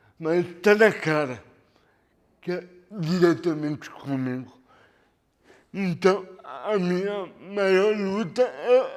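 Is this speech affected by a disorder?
Yes: cerebral palsy.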